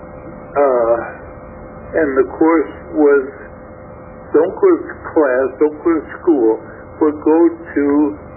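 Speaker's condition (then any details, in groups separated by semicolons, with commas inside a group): Stroke affecting throat muscles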